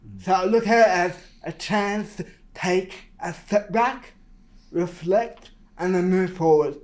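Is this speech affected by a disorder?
Yes: cerebral palsy.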